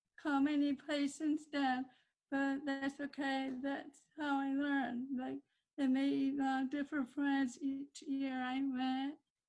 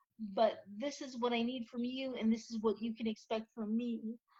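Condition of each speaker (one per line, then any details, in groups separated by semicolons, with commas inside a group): Cerebral palsy; processing disorder, hard to follow fast talkers; surgery two years ago, physical therapy ten years
No condition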